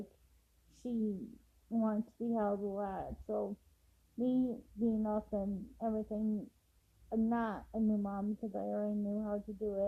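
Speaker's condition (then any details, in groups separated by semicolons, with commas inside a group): Cerebral palsy; affects walking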